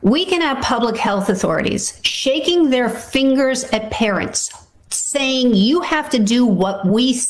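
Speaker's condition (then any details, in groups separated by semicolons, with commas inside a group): No condition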